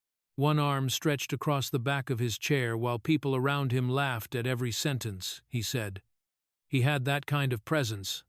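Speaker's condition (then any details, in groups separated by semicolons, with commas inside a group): No condition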